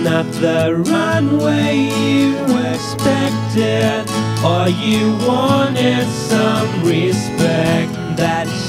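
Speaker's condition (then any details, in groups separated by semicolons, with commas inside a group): No condition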